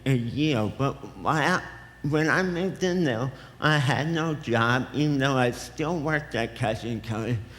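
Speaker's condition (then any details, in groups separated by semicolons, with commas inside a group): Cerebral palsy; affects speech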